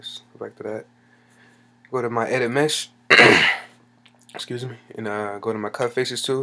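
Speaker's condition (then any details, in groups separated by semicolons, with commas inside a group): No condition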